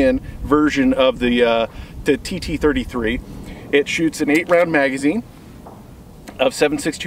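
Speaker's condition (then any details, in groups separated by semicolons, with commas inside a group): No condition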